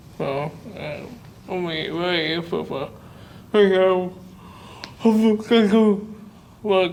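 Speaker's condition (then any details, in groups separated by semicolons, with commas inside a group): Cerebral palsy; speech disability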